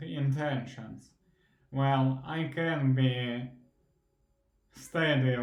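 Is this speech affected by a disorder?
Yes: primary progressive multiple sclerosis.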